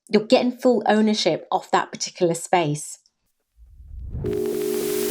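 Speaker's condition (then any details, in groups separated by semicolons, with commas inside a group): No condition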